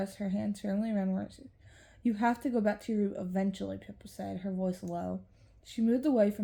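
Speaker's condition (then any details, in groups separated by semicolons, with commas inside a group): No condition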